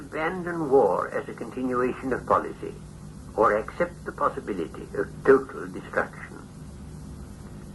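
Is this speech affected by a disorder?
No.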